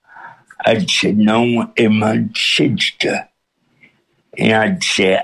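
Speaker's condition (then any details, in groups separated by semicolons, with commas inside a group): Cerebral palsy with speech impediment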